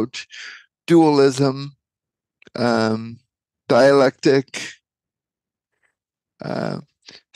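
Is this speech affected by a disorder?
Yes: cerebral palsy.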